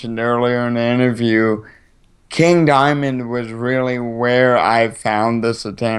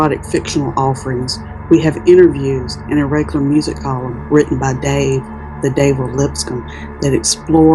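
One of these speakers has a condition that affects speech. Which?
The first: cerebral palsy.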